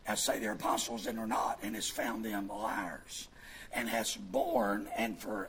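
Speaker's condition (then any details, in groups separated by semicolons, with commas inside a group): Vocal fold paralysis, bilateral; speaks with false vocal folds; both vocal cords paralyzed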